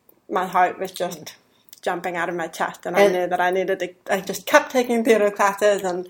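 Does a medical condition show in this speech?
Yes: deafness; deafness diagnosed at age 3, residual low-frequency hearing, hears men's voices better than women's; hearing aids that help, lip reads, sign language; raised oral, 11 years of speech therapy, practiced mouth and tongue movement.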